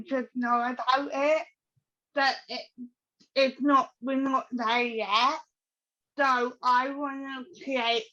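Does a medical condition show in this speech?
Yes: cerebral palsy.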